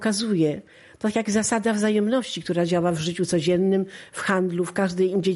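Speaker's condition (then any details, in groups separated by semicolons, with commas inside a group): No condition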